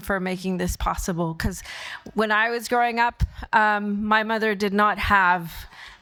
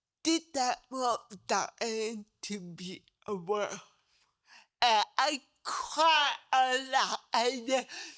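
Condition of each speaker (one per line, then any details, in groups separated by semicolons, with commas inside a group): No condition
Cerebral palsy; diplegia, multiple surgeries; diagnosed at age two; speech therapy in childhood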